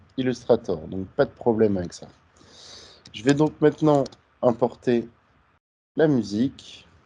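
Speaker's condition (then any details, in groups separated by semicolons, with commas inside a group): No condition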